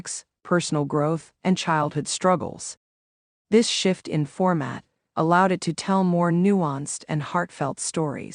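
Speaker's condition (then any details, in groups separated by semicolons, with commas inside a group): No condition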